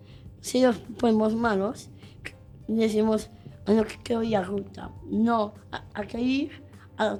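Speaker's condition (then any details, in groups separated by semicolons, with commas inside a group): Down syndrome; present from birth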